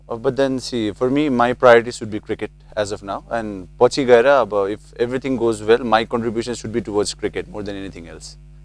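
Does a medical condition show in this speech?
No.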